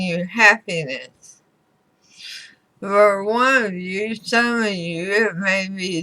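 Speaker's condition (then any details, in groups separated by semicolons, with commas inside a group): Throat cancer radiation damage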